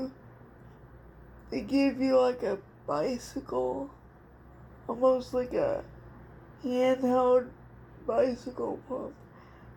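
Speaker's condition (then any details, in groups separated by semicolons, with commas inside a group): Cerebral palsy; speech somewhat affected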